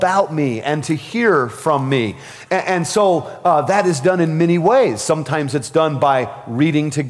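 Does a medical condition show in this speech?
No.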